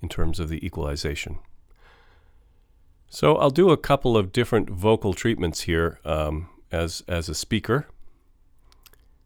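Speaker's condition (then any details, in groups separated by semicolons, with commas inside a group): No condition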